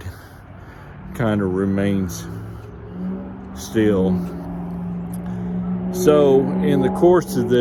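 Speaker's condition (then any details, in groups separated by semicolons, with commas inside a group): ALS; early stage, recently diagnosed, onset couple years ago, walking changes; slurred speech, hard forming words, choking on liquids, one cheek still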